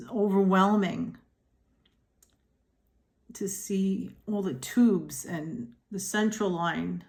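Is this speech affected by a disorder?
No.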